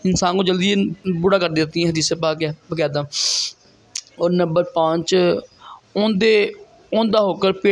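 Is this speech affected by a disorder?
No.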